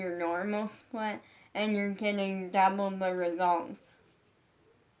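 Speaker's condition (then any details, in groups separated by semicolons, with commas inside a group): Brain injury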